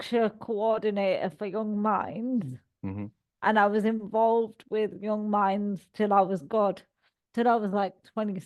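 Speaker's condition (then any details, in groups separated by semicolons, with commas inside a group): Cerebral palsy; all four limbs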